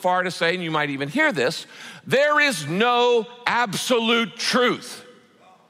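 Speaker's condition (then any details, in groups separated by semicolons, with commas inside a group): No condition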